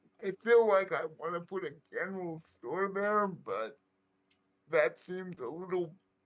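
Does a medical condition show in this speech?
Yes: cerebral palsy; right side weaker.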